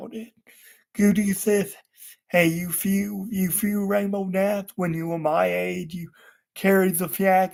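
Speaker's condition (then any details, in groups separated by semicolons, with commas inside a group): Cerebral palsy; wheelchair user, unable to walk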